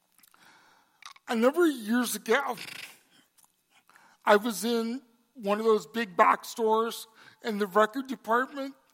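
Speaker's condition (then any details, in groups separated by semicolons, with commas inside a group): Cerebral palsy; congenital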